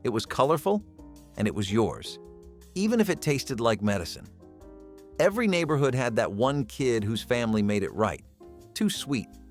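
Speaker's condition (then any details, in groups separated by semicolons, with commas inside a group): No condition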